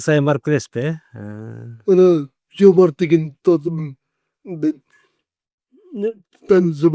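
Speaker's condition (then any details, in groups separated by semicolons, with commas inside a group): Cerebral palsy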